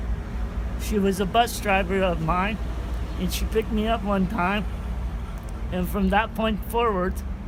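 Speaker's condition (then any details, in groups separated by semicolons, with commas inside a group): Cerebral palsy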